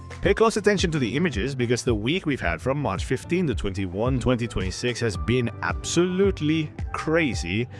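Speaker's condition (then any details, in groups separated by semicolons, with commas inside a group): No condition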